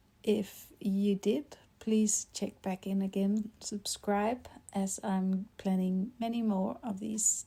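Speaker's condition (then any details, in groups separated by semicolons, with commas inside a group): No condition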